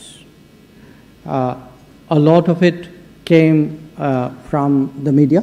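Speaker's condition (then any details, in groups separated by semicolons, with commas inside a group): No condition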